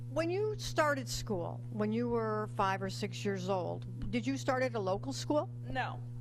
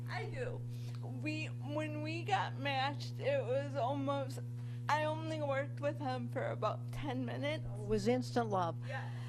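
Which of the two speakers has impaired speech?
The second: cerebral palsy; from birth.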